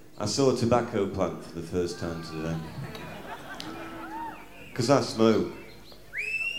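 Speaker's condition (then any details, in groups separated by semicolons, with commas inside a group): No condition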